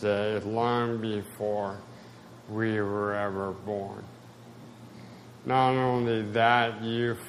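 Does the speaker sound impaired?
Yes: spasticity, mild.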